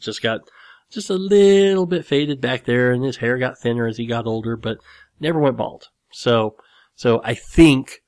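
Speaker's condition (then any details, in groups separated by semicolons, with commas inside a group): Cleft lip and palate; nose still slightly crooked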